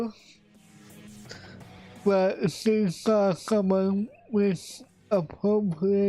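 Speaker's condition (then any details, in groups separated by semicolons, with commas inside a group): Cerebral palsy; affects voice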